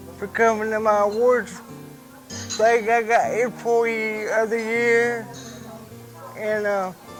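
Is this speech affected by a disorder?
Yes: cerebral palsy; from birth, several leg operations, muscle tone affected; diagnosed at age 1.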